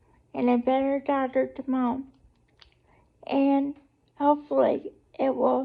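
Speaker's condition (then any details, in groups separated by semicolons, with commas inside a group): Cerebral palsy; able to talk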